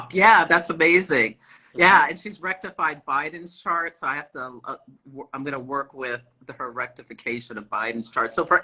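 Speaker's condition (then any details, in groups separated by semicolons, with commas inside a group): No condition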